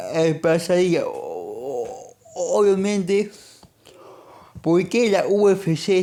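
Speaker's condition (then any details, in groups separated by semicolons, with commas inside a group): Cerebral palsy; monthly medication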